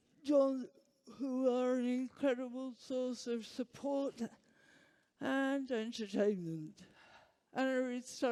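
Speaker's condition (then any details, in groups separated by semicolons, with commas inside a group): Huntington's disease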